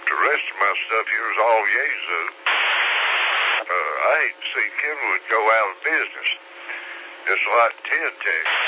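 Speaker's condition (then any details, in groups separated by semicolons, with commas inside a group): Slurred speech; takes 17 different medications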